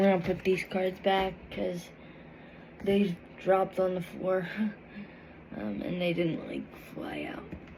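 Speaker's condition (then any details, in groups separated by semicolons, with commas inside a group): Cerebral palsy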